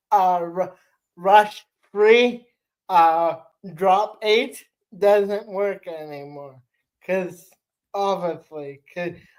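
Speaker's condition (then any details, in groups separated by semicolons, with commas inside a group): Cerebral palsy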